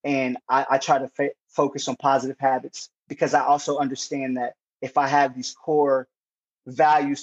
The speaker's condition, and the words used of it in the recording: Stuttering. Sometimes I think thoughts, I'll start a sentence and I'll hold it back, rather than just letting it all spill out.